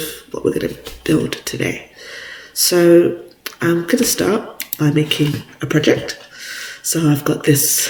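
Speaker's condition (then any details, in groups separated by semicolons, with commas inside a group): No condition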